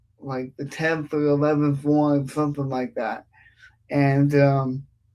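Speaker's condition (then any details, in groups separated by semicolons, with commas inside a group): Cerebral palsy; affects speech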